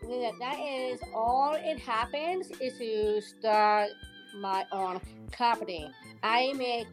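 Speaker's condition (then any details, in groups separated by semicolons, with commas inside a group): Down syndrome; present from birth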